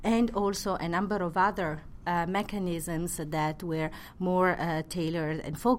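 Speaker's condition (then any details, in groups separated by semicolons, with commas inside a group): No condition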